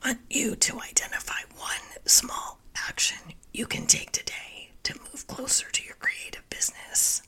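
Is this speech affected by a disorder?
Yes: spasmodic dysphonia; linked by speaker to stress and overwhelm from previous years; voice sounds like laryngitis.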